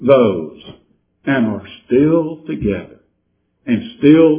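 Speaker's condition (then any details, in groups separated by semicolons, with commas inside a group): No condition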